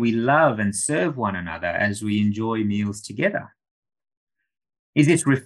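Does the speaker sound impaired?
No.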